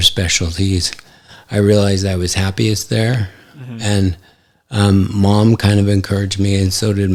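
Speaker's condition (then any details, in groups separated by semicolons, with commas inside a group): ALS; affects hand function; recently diagnosed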